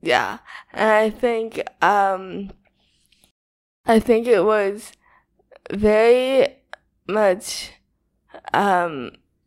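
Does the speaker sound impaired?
Yes: cerebral palsy; spastic quadriplegic cerebral palsy, brain damage, diagnosed at 11 months, wheelchair since age 3, electric wheelchair.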